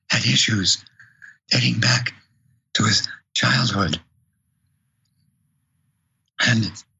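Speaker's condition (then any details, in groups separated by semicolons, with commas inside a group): Vocal cord paralysis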